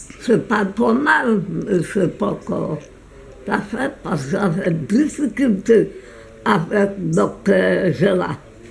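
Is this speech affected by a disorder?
Yes: meige syndrome.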